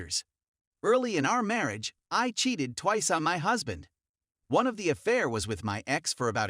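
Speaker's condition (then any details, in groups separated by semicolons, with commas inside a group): No condition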